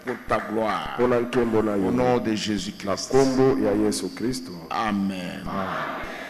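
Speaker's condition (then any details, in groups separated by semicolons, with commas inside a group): No condition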